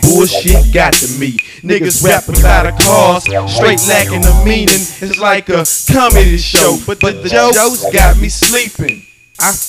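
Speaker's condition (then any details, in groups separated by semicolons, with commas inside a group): No condition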